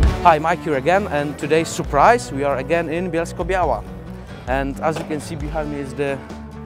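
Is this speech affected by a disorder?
No.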